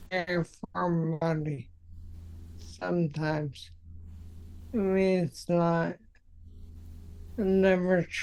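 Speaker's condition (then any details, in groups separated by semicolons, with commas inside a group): Multiple sclerosis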